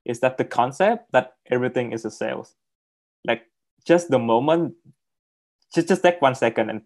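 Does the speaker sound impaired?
Yes: stuttering; stutter with blocks on words, non-native English accent, stutter developed when life situation got bad; age 22, completed Master Your Stutter coaching program with coach Daniel Francis, nervous during live interview; blocks and gets stuck on words, may stutter when nervous, formerly avoided speaking over accent; here repeated sounds.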